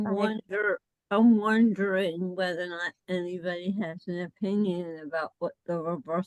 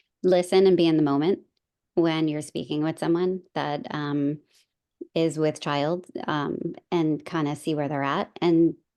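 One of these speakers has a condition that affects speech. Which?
The first: cerebral palsy.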